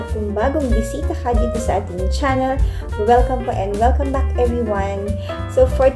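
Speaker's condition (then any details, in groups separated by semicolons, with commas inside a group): No condition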